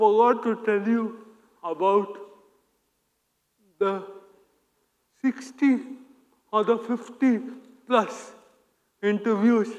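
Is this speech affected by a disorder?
Yes: cerebral palsy; from birth, affects body movements and speech; hinders speech, sounds childlike.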